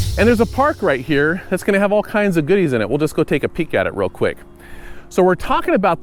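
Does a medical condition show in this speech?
No.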